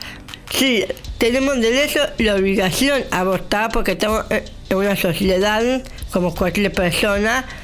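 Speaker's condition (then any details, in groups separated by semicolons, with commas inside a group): Down syndrome; with intellectual disability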